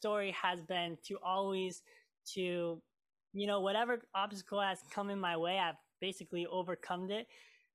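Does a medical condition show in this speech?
Yes: cleft lip and palate; congenital cleft lip and palate, many childhood surgeries, major closure surgery, lip scar, scar removal declined; cleft made eating, talking and singing hard while growing up.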